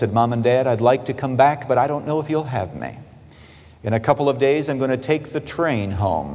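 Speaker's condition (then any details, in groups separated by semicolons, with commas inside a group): No condition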